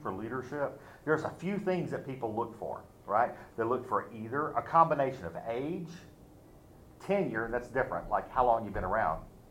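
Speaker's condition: No condition

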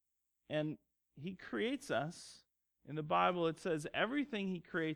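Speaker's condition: No condition

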